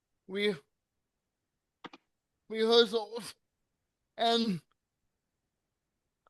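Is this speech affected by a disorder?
Yes: cerebral palsy.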